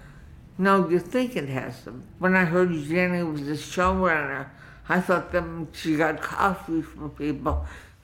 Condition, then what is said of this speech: Dysarthria. Dysarthria, it's called. Dysarthria. It makes you talk slowly. And affects your tongue.